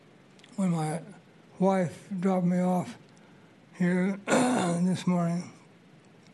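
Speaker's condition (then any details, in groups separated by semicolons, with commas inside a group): Parkinson's disease; about 20 years since onset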